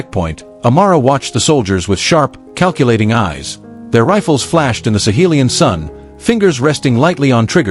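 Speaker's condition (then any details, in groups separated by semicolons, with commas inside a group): No condition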